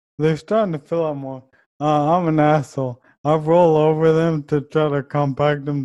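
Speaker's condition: ALS

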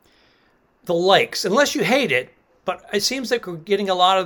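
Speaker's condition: No condition

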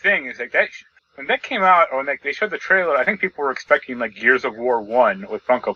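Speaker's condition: No condition

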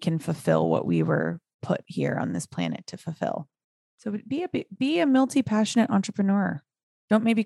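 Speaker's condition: No condition

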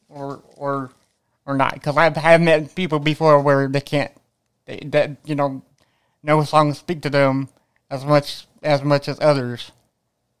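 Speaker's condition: Cerebral palsy

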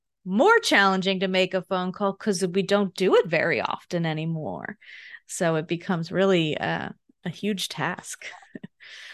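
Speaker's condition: No condition

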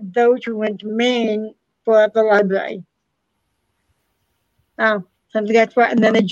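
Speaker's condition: Hard of hearing, cochlear implant

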